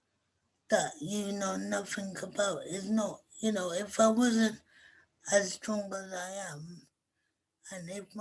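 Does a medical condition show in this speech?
Yes: cerebral palsy.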